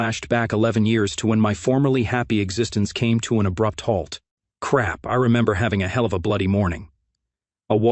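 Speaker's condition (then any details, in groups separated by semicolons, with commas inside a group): No condition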